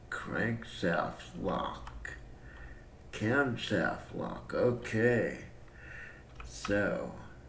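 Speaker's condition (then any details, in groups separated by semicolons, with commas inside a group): Cerebral palsy; breathing fine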